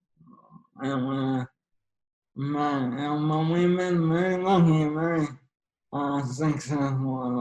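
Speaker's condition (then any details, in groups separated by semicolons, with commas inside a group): ALS; young onset, slow progressor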